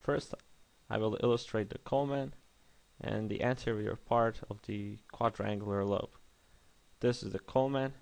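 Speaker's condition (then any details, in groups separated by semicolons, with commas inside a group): No condition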